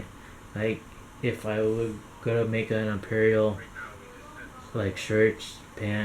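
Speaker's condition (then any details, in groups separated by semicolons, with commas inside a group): Cerebral palsy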